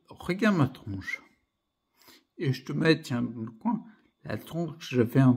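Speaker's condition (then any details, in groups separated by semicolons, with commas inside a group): Primary progressive multiple sclerosis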